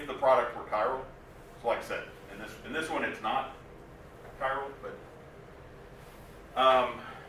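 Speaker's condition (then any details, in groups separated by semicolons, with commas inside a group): No condition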